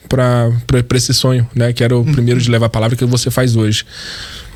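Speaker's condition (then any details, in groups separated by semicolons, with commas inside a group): No condition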